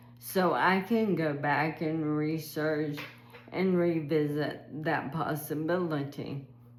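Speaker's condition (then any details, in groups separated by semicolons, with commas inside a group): ALS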